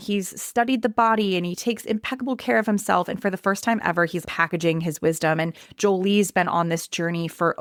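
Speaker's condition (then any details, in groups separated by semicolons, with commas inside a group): No condition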